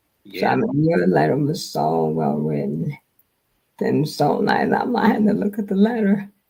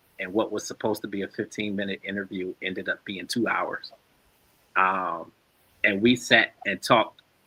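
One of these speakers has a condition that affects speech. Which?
The first: multiple sclerosis.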